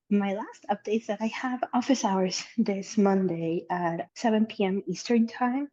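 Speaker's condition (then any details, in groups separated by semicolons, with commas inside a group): No condition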